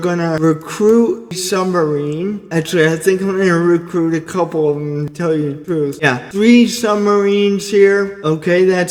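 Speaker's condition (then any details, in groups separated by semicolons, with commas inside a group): Cerebral palsy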